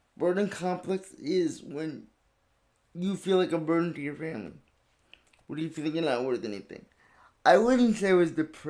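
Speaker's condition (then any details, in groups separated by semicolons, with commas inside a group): Cerebral palsy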